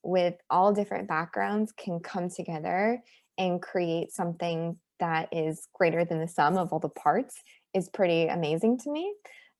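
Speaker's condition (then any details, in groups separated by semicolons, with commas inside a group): No condition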